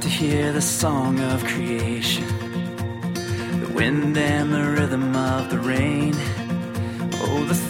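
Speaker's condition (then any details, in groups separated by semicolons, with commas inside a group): No condition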